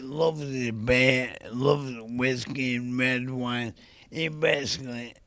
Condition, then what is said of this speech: ALS (motor neuron disease). My voice wasn't anything like it is now.